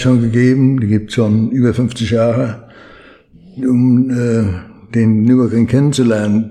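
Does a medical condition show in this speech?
Yes: Parkinson's disease; limits daily routine.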